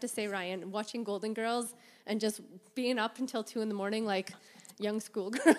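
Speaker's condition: No condition

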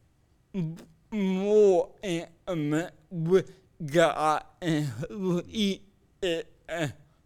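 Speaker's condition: Cerebral palsy

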